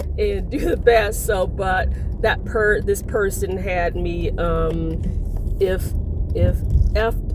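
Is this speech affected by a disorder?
No.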